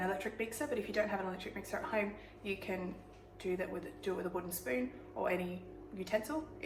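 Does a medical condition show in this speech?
No.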